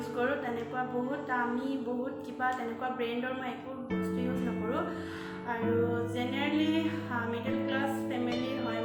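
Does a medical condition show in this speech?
No.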